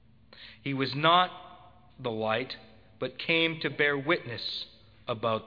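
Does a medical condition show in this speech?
No.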